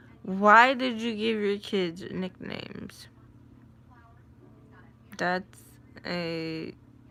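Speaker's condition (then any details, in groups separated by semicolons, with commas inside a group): Cerebral palsy; cannot walk, back and hip surgery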